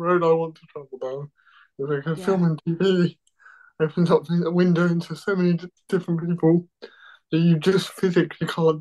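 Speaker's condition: Cerebral palsy

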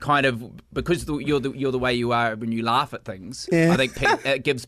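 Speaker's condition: No condition

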